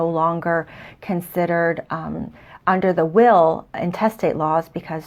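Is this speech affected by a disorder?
No.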